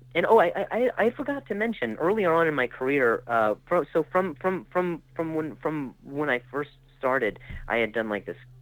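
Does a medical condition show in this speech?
Yes: stutter; acquired stutter after traumatic brain injury and concussion from freak softball injury, motor skills also affected; stuttered speech; here repeated sounds, repeated words.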